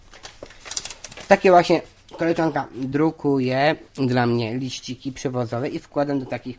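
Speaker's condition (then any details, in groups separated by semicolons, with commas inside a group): Down syndrome; turning 28 this year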